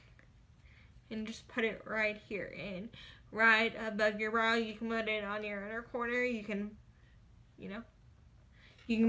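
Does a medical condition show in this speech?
Yes: cerebral palsy, spastic.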